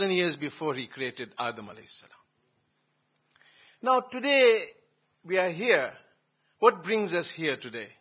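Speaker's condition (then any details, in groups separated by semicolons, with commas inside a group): No condition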